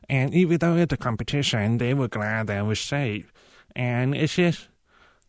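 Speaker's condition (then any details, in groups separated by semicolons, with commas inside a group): Profound deafness; uses cochlear implants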